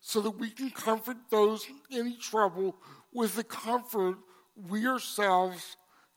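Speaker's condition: Cerebral palsy; congenital

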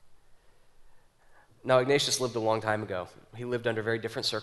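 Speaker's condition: No condition

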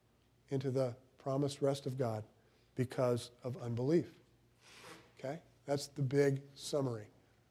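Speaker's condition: No condition

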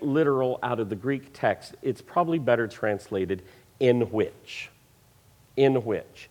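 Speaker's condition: No condition

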